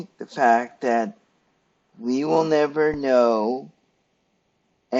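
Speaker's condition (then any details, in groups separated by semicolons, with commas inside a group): Cerebral palsy; stiff muscles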